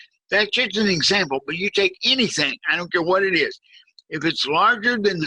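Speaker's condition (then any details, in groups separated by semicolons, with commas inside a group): Cerebral palsy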